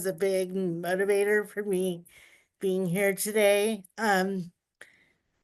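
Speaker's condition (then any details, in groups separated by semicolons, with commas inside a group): Cerebral palsy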